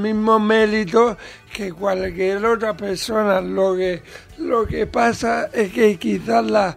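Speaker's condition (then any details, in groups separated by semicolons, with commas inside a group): Cerebral palsy; present from birth, brain damage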